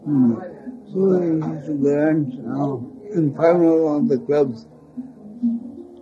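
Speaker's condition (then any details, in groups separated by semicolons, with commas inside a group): Speech loss after head injury; very difficult to utter words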